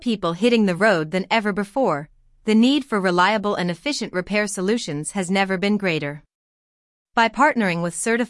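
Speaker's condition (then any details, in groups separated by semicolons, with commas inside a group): No condition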